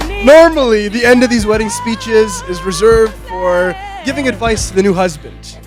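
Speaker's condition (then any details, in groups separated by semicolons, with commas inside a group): No condition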